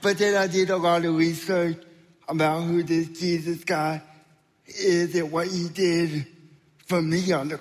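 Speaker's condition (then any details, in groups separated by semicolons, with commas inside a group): Spastic quadriplegic cerebral palsy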